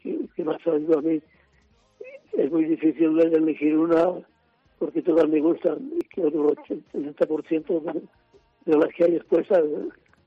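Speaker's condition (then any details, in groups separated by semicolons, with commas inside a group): Parkinson's disease; Parkinson's disease diagnosed 12 years ago, six months after retiring, now 77; regular neurologist reviews, doctors advised staying active, activity reported to help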